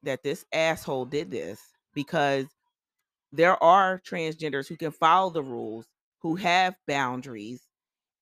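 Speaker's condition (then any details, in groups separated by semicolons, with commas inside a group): No condition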